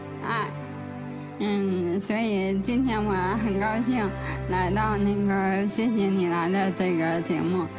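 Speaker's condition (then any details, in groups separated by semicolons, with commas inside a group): ALS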